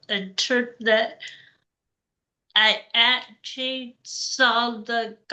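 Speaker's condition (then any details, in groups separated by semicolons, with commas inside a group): Cerebral palsy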